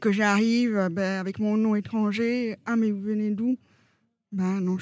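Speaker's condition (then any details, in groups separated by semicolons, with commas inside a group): Profound congenital deafness, profound, from birth; sign language as complement for 7 years, relies on lip reading, hearing dog for 3 years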